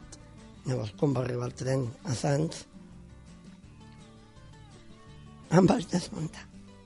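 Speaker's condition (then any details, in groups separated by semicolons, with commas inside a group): Down syndrome; congenital, born with it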